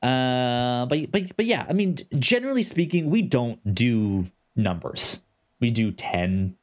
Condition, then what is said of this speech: Stuttering. I can understand if maybe you've never encountered a stutter in real life, but you listen for like half an hour, you pick up on what it is.